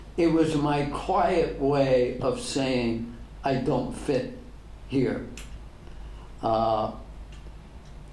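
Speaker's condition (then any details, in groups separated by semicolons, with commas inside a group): ALS; degenerative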